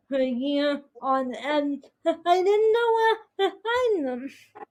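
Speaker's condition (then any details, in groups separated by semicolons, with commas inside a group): Cerebral palsy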